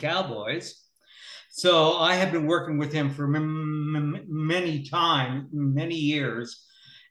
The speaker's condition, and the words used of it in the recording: Stuttering. Uh, what I just want to say was, um, you know, obviously I stutter